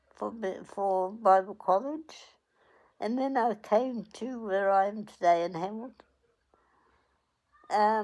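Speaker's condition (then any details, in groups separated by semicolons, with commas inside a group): Cerebral palsy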